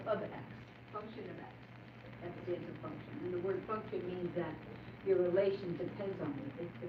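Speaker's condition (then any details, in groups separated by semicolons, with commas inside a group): No condition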